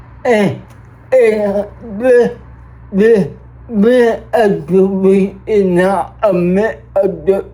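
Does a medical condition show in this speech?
Yes: cerebral palsy.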